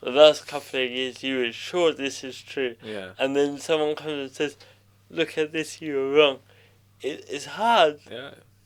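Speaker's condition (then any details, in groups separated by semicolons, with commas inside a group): Cerebral palsy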